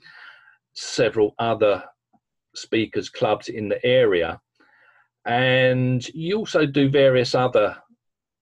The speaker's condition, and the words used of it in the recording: Stuttering. Yeah, I can still stammer. I can still stumble. But it's completely manageable.